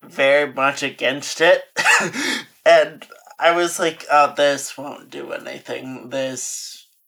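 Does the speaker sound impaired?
Yes: Friedreich's ataxia; progressive.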